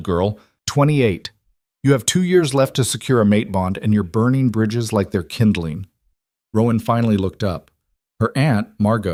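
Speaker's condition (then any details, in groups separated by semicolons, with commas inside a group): No condition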